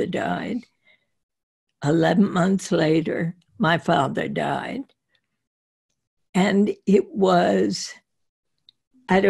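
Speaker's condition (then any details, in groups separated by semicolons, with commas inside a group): Spasmodic dysphonia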